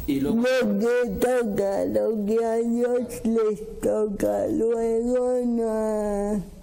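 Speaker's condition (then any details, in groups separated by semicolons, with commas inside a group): Cerebral palsy; speaks with difficulty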